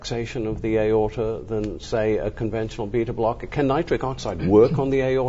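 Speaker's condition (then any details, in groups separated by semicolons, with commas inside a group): No condition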